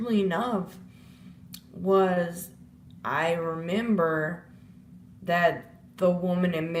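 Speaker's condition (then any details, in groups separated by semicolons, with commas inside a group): Disability causing slurred speech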